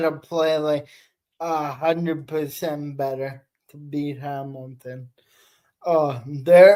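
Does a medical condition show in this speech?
Yes: cerebral palsy.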